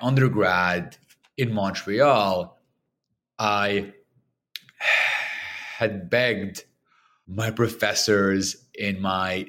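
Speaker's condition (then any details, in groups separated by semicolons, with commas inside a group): Stutter; lifelong stutter, onset around age two, noticed by mother; audible breathing, effort to control stutter, pauses that could be mistaken for internet lag; prolonged sounds, blocks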